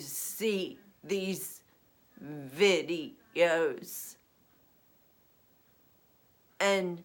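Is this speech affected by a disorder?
Yes: essential tremor; voice, progressive.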